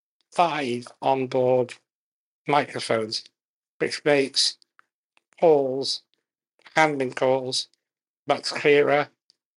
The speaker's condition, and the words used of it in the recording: Muscular dystrophy. So I can control devices with my voice.